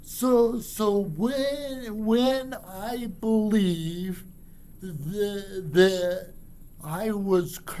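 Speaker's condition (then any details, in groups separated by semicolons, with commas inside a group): Cerebral palsy; from birth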